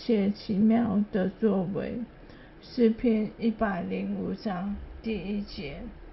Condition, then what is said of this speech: ALS (motor neuron disease). 我说话速度变慢，声音变小，我不但不能再去健身房，也因为体力差，去不了长时班。